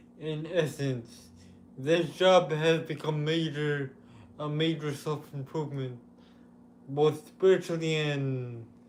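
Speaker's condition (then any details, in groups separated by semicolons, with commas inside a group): Cerebral palsy; with developmental delay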